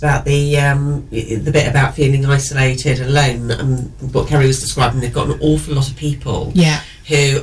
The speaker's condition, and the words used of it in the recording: None; typical speech.